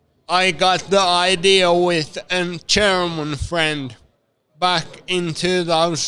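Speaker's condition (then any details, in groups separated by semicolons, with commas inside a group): Severe traumatic brain injury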